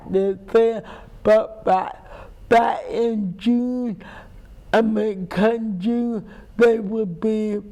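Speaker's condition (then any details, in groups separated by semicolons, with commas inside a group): Cerebral palsy; speech impairment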